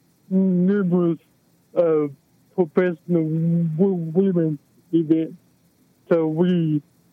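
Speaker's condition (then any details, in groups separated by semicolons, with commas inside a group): Cerebral palsy; affects movement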